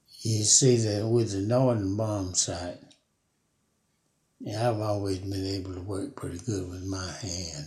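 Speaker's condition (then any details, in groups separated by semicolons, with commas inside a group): Parkinson's disease; never broken a bone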